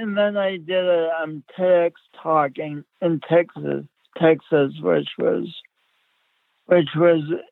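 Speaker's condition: Speech impediment; since childhood

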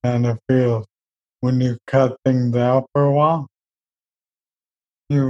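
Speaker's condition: ALS; progressive neurodegenerative

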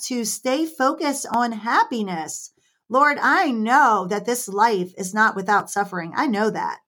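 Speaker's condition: No condition

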